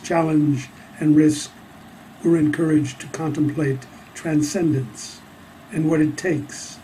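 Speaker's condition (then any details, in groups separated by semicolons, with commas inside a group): No condition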